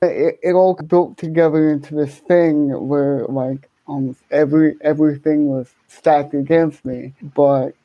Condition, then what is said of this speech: Cerebral palsy. For me, it affects my left side, my speech, my coordination.